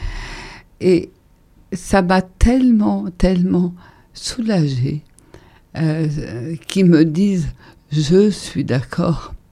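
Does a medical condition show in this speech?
Yes: ALS (Charcot's disease); advanced, increasing oxygen use, lies down a lot, muscle pain, constant contractures; breathing difficulties.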